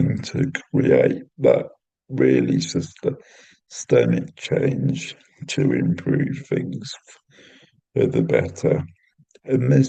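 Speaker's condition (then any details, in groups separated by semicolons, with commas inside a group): Cerebral palsy; intrathecal baclofen pump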